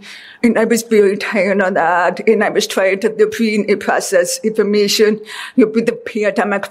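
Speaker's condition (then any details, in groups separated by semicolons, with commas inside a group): Deafness; deaf since childhood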